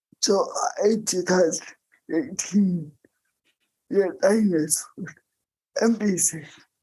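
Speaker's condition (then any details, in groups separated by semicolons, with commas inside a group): Cerebral palsy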